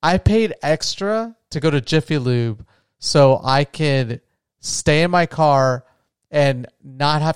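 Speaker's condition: No condition

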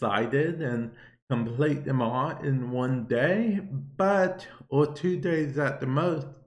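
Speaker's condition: Cerebral palsy; viewer asked why talking like that

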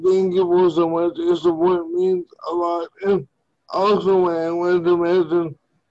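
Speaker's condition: Cerebral palsy; limbs affected, wheelchair user

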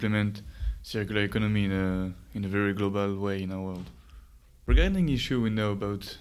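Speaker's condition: No condition

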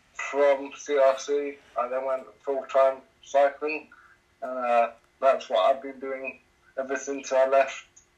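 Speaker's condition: Cerebral palsy; cerebral palsy affecting all limbs

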